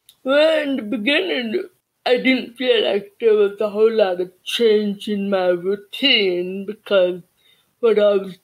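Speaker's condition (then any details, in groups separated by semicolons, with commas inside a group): Cerebral palsy; childhood speech therapy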